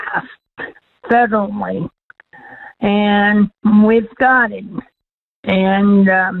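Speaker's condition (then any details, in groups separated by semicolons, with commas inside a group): Cerebral palsy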